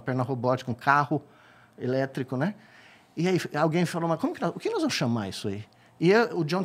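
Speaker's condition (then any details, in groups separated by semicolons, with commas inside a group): No condition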